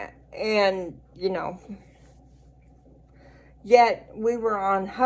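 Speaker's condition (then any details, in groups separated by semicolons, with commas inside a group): Cerebral palsy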